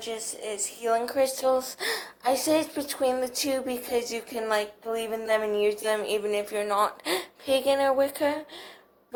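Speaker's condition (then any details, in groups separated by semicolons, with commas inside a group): Cerebral palsy, athetoid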